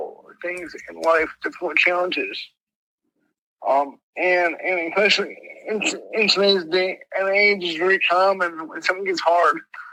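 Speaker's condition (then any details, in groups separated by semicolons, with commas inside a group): Mild cerebral palsy; speech impediment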